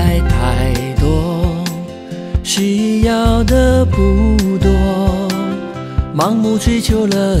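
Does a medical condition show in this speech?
No.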